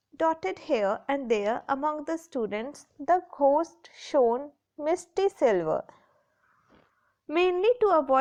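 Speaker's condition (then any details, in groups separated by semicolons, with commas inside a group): No condition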